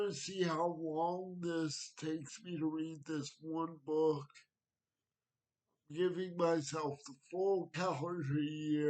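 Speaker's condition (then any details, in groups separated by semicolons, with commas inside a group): Cerebral palsy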